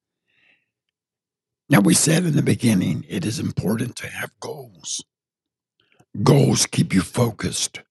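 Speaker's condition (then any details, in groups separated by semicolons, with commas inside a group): Partial laryngectomy from throat cancer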